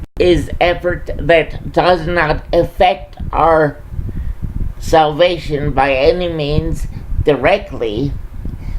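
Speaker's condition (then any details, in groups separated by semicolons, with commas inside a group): Cerebral palsy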